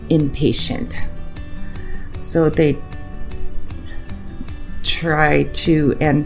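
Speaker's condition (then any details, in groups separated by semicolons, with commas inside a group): Aphasia; acquired after stroke, affects speech and writing, no cognitive deficits, intellect intact; receiving nursing care; words glitch, cannot get thoughts out in voice or writing, listeners anticipate next word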